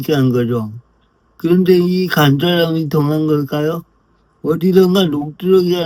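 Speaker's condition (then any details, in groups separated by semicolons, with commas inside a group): Brain lesion disability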